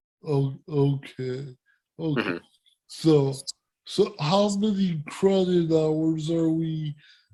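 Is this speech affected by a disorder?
Yes: cerebral palsy; speech impairment.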